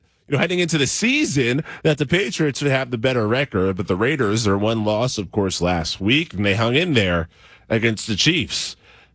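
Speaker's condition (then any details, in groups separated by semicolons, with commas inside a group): No condition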